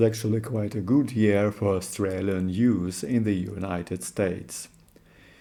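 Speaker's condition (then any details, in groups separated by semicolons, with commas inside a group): No condition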